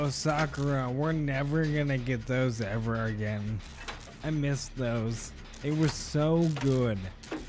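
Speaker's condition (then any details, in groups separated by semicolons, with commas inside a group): ALS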